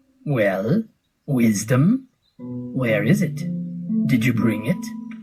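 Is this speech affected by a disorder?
No.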